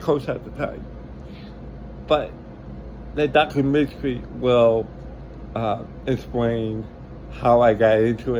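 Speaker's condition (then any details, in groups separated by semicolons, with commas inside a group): Cerebral palsy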